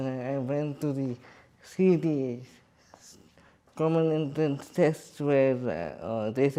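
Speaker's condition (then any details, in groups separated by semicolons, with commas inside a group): Cerebral palsy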